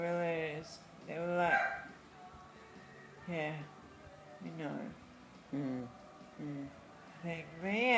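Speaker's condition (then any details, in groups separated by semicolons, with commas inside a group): Friedreich's ataxia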